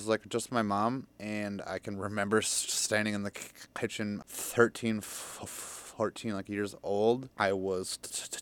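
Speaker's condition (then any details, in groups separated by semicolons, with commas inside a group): Stutter; stutter since young childhood, speech help stopped around age 11 or 12, therapy, 12-step programs, now sober; still stutters, public speaking still hard, sounded fluent on air, feels safe in studio; stutters on f of furniture mover, no stutter when drunk, cares less when feeling safe; repeated sounds, blocks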